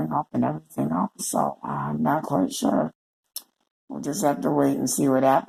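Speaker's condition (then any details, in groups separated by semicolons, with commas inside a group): Cerebral palsy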